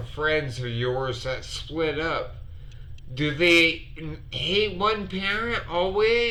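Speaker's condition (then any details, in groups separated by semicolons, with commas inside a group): Multiple sclerosis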